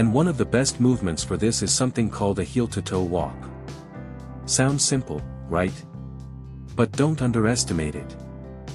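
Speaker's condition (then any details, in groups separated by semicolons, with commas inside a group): No condition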